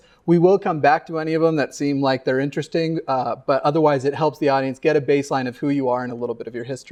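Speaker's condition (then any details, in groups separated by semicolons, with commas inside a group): No condition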